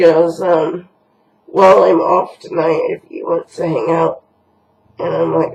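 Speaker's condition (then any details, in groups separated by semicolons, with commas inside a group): Cerebral palsy; housebound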